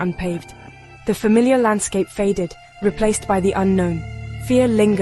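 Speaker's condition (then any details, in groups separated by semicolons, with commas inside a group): No condition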